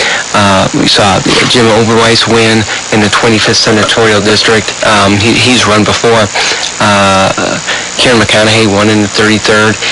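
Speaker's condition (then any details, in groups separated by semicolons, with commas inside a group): No condition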